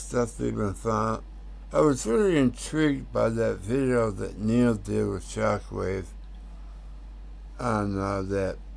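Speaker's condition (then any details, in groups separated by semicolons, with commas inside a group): Tongue cancer; tongue tumor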